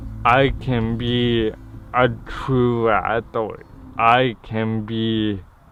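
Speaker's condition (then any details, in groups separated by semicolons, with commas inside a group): Cerebral palsy; affects muscle; runs competitively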